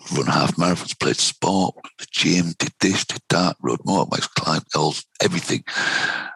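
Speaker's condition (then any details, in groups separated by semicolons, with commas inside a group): Vocal cord cancer, head and neck cancer, right vocal cord; night choking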